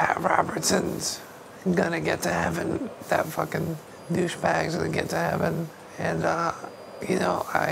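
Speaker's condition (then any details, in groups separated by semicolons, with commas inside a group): ALS; young man, hospital bed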